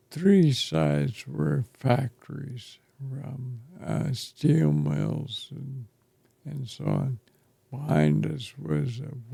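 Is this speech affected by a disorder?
Yes: ALS; affects chest and throat.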